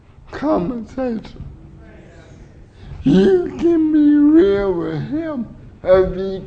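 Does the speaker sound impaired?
Yes: cerebral palsy; uses wheelchair.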